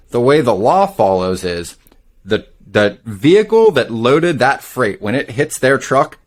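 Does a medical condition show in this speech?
No.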